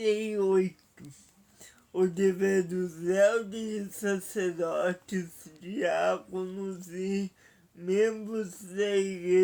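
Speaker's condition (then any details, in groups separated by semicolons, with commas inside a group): Paralysis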